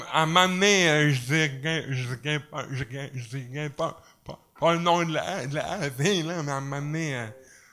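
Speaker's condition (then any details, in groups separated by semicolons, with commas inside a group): Cerebral palsy; cerebral palsy mainly affecting nervous system, uses crutches, past operation with lost lower-body feeling afterward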